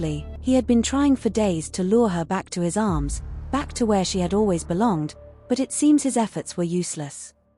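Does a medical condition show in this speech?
No.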